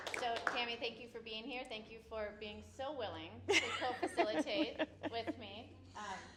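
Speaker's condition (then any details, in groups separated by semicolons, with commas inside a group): No condition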